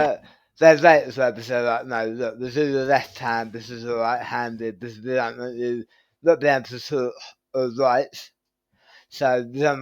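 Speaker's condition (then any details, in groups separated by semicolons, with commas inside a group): Tongue cancer surgery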